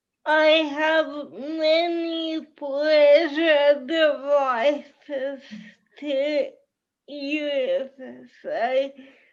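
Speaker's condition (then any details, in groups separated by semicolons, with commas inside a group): Cerebral palsy; powerchair user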